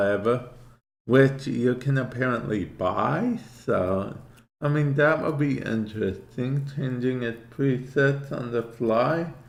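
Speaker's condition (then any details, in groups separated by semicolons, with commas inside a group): Cerebral palsy; affects speech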